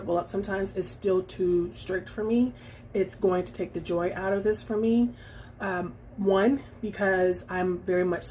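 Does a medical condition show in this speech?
No.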